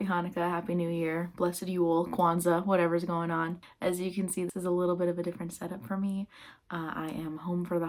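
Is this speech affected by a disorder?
No.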